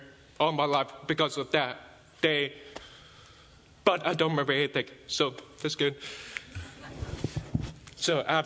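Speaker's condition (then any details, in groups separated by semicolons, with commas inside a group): Deafness; deafness from early childhood in China, untreated ear infections, scar tissue in ears; speaks, understood by most people; deaf and mute as a child, now speaks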